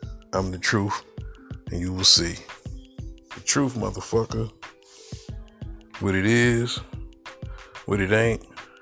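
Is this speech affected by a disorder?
No.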